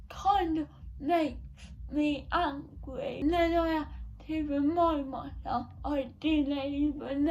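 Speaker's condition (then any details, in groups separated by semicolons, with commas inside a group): Cerebral palsy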